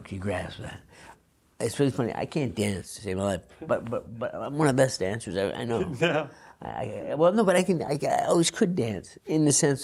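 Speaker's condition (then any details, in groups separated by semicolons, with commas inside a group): Parkinson's disease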